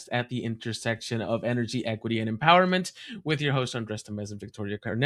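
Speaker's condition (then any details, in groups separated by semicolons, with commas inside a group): No condition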